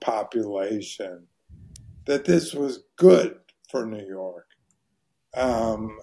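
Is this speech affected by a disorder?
Yes: ALS; voice very hoarse.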